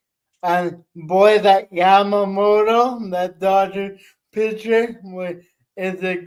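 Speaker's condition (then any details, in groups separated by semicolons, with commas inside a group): Cerebral palsy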